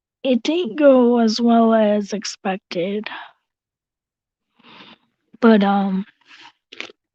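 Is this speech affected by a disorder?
Yes: cerebral palsy; visible disability.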